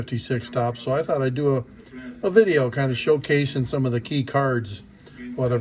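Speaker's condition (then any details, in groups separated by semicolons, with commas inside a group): No condition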